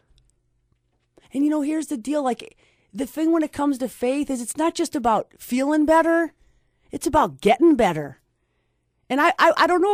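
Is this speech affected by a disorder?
No.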